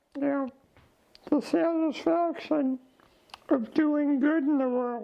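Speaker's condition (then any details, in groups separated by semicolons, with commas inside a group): ALS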